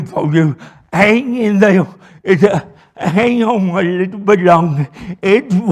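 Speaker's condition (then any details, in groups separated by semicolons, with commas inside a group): Cerebral palsy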